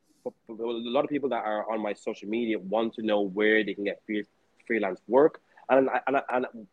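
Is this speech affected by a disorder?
Yes: stammer, mild; slight stammer; stammered while speaking in this interview, host did not notice until told; occasional word and sound repetitions; here repeated sounds, prolonged sounds.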